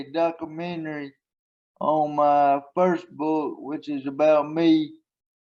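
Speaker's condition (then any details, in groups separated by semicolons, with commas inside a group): Traumatic brain injury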